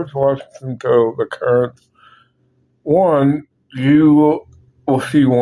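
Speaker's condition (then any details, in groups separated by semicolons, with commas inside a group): Parkinson's; speech impediment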